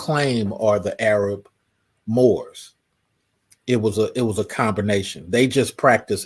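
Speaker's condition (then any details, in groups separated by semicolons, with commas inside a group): No condition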